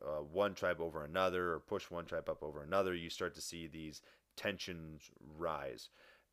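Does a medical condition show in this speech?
No.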